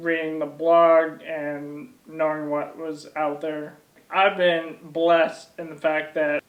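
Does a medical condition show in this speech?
Yes: ALS; onset in legs, then arms, then core; about 1 year since diagnosis, legs, arms, core lost.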